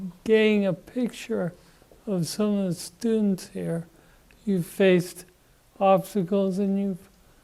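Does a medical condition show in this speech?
Yes: Parkinson's disease; young onset at 14, deep brain stimulation implant.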